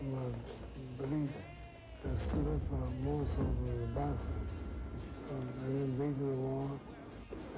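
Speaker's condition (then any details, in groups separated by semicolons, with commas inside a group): Parkinson's syndrome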